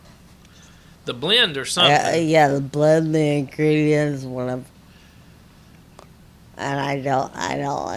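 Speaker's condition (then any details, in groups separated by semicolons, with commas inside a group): Friedreich ataxia, severe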